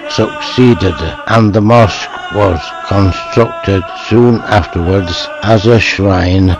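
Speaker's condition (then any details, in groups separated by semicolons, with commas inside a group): Motor neuron disease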